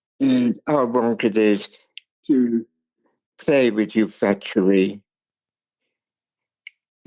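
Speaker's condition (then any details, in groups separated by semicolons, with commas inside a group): Cerebral palsy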